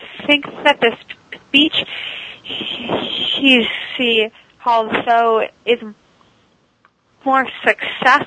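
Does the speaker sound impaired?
Yes: stuttering; very severe third grade, worse high school, speakeasy from Dr. John Haskell, speech therapy helped core; moderate, occasional speakeasy in-ear delayed auditory feedback device, not worn on show; device cuts stuttering about 95%, still stutters at sentence onset, worse around unfamiliar people, sometimes avoids talking; here prolonged sounds.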